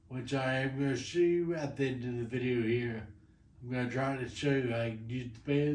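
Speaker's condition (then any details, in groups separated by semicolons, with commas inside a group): Friedreich's ataxia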